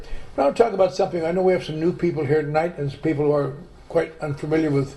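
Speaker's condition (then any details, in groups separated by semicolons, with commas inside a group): No condition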